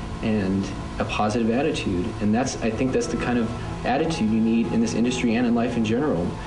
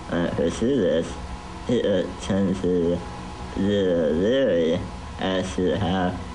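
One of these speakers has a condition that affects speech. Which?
The second: spinal muscular atrophy; diagnosed at three months old.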